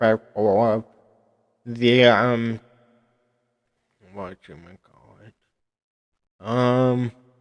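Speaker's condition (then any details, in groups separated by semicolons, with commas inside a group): Cerebral palsy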